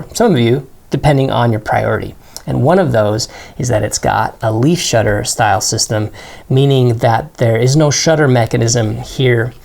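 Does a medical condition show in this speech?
No.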